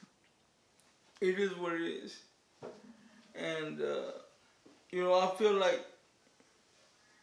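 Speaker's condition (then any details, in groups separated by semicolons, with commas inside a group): Cerebral palsy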